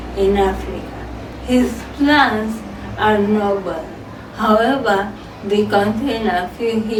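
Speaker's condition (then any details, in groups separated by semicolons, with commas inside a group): Cerebral palsy; from birth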